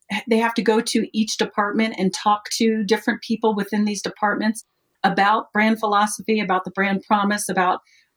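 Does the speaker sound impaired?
No.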